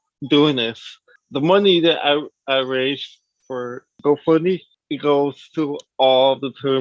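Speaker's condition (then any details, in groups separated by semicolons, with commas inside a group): Cerebral palsy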